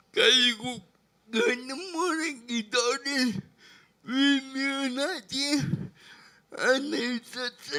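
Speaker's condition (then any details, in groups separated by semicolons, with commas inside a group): Brain lesion disability grade 1, severe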